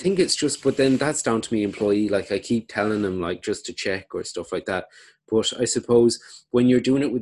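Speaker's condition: No condition

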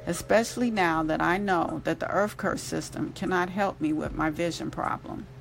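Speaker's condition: No condition

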